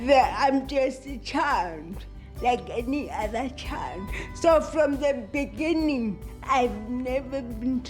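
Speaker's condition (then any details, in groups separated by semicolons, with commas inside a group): Cerebral palsy; moderate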